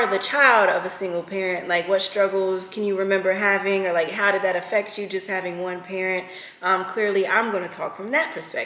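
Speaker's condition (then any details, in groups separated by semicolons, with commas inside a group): No condition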